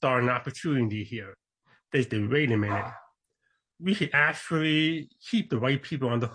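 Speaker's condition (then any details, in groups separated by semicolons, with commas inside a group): Deafness, congenital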